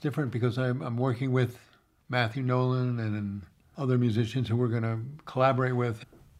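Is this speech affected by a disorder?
Yes: Parkinson's disease; tremor-predominant, diagnosed some time ago, deep brain stimulation surgery, brain electrodes with battery pack.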